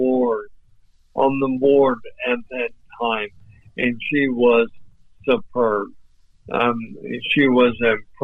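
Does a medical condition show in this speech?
Yes: ALS; voice off but clear and understandable.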